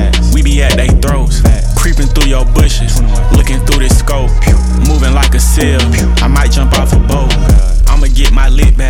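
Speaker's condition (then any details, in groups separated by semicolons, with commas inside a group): No condition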